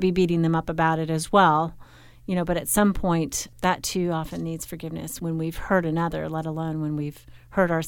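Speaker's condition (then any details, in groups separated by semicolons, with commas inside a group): No condition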